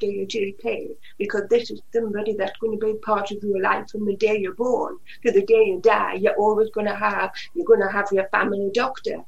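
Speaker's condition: Usher syndrome (deafblindness), profoundly deaf since birth, severe; sometimes removes them

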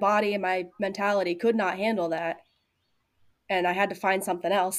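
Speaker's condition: No condition

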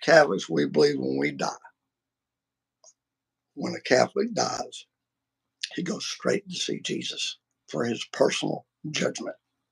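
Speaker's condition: Vocal cord surgery; including laser treatment

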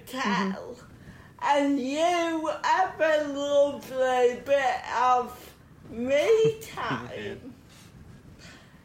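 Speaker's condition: Cerebral palsy

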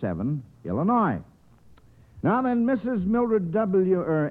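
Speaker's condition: No condition

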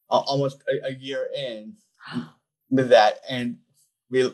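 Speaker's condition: Down syndrome; 25-year-old man

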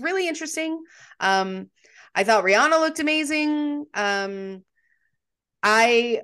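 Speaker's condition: No condition

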